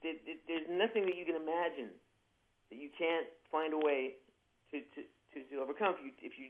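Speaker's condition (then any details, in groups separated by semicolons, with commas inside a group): Parkinson's disease, young-onset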